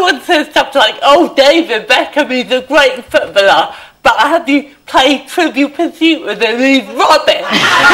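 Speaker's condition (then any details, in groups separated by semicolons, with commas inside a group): Cerebral palsy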